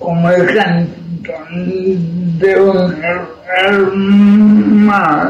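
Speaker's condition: Cerebral palsy; cerebral palsy from birth, could not walk in childhood, carried in baby chair until almost age 6; age 56, 56 years since onset; host Sinda Miranda interprets and repeats speech throughout interview, poems voiced by Diego Rodríguez

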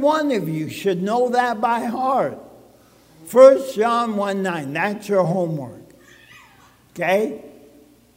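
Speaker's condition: ALS (Lou Gehrig's disease); soft voice

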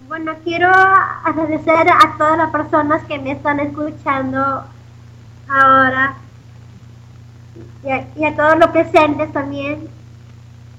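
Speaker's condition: Down syndrome; self-described good language

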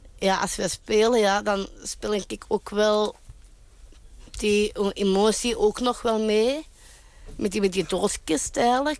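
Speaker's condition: Down syndrome; intellectual disability; performing as gnome in theater, gnome language without full sentences, calls out on stage; sometimes has to call out, occasional voice strain from calling out

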